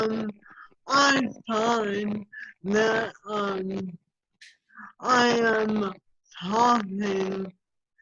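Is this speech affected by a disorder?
Yes: ALS.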